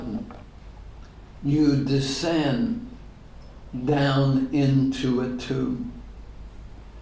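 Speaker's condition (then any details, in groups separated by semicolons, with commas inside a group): ALS; degenerative; diagnosed ten years ago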